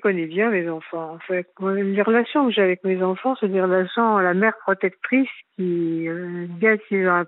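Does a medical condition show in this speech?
Yes: Parkinson's disease; left leg dragging, frequent tripping, noticed by sports coach, diagnosed by rheumatologist, confirmed by neurologist; four years since diagnosis, unchanged treatment without side effects, leg dragging gone, Marseille neurologist six-monthly.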